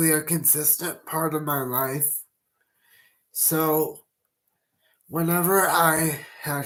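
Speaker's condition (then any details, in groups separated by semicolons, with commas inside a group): Cerebral palsy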